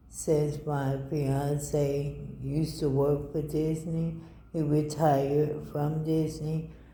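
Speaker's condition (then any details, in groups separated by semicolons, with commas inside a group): ALS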